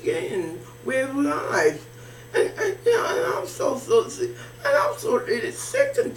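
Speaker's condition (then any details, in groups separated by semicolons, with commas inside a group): Facial palsy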